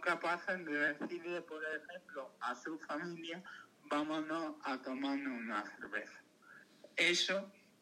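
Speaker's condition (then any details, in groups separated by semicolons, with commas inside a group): Cerebral palsy; lifelong physical motor disability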